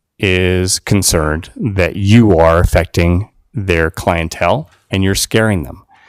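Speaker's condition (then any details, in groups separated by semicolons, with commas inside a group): No condition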